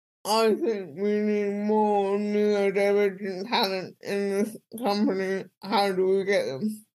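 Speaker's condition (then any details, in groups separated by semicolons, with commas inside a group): Cerebral palsy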